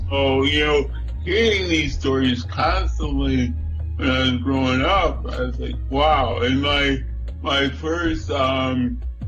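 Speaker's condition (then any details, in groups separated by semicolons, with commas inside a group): Cerebral palsy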